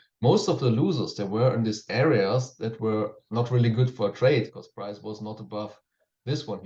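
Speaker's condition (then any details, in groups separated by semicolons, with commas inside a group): No condition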